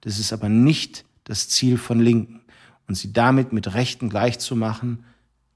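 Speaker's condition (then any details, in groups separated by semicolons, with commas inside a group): No condition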